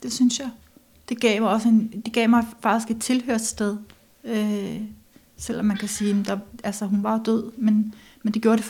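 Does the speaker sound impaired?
No.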